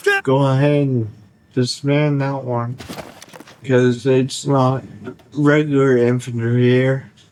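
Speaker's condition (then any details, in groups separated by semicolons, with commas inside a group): Cerebral palsy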